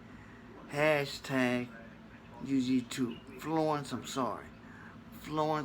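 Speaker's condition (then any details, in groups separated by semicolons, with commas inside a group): Traumatic brain injury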